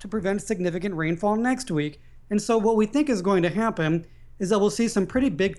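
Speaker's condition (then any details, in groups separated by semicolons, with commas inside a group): No condition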